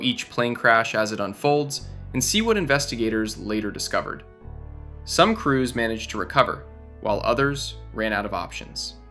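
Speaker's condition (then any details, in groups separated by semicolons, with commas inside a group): No condition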